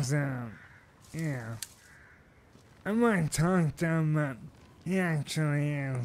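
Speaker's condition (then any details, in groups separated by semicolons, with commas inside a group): ALS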